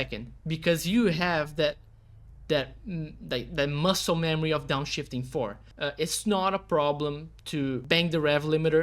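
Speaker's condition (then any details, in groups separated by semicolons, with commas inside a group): No condition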